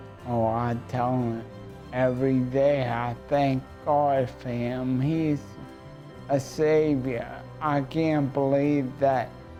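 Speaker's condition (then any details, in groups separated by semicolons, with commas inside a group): ALS; early stage, walks, stem cell therapy, speech and balance improved; severe before diagnosis, now slow but much clearer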